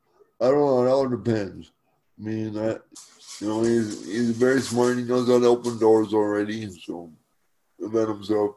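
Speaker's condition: Cerebral palsy; uses wheelchair for mobility

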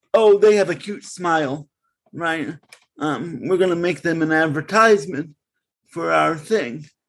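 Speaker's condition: Cerebral palsy; born in Bridgeport

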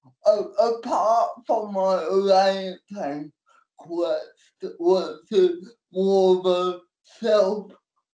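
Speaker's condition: Cerebral palsy; cerebral palsy since birth, manual wheelchair

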